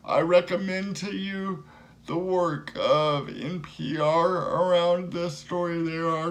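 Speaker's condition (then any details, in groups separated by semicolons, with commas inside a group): Cerebral palsy; speaks slower at times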